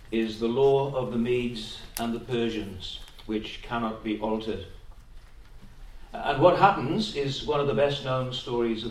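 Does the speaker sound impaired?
No.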